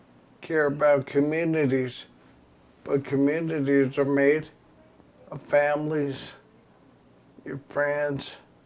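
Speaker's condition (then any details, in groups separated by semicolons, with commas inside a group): ALS; progressive terminal illness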